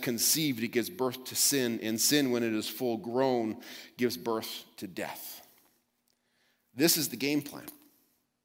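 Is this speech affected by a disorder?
No.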